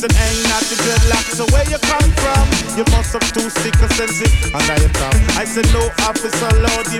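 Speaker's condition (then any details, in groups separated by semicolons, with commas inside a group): No condition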